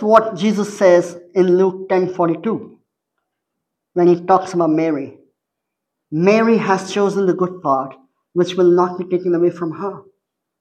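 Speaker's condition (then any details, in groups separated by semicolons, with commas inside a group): Cleft palate; congenital cleft palate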